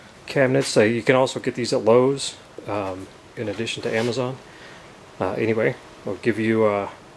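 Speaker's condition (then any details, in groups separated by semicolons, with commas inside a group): No condition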